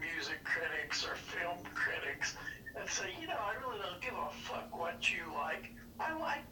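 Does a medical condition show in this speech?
Yes: Parkinson's disease; deep brain stimulation both sides.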